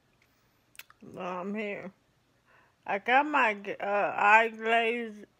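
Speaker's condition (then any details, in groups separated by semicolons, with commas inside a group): ALS; affects hands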